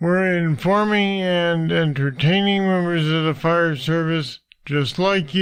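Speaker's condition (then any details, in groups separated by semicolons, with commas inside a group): Parkinson's disease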